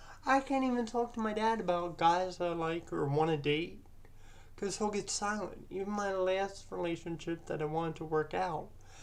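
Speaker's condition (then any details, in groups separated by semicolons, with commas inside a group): Cerebral palsy; present from birth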